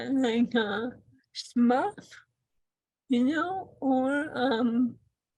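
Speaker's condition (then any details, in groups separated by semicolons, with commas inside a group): ALS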